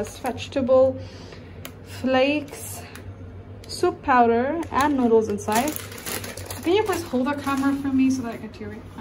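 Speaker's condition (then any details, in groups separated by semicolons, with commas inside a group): No condition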